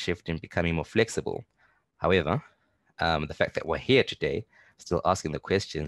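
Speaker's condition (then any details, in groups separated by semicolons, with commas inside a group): No condition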